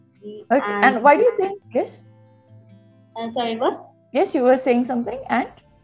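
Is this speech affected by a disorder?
No.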